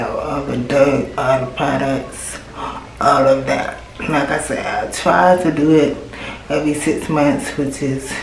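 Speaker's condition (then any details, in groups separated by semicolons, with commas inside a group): Cerebral palsy; from birth, left leg affected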